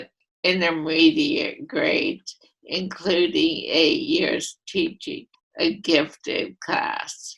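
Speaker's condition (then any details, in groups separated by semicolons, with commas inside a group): Primary lateral sclerosis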